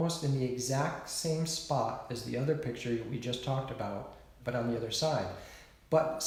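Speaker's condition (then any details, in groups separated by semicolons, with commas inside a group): No condition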